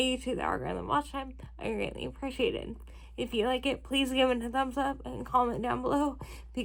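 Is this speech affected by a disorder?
Yes: cerebral palsy, spastic.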